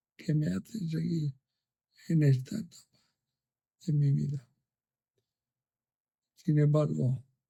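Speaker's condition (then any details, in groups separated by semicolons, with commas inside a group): Amyotrophic lateral sclerosis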